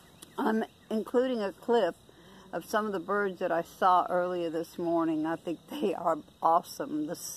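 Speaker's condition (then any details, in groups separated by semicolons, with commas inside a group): No condition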